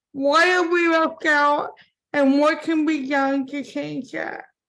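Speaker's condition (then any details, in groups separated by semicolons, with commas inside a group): Cerebral palsy; from birth; impaired speech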